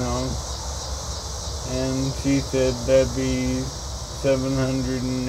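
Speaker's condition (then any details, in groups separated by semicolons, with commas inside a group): ALS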